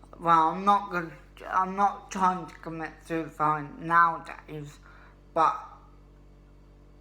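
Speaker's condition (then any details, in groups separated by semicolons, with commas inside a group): Cerebral palsy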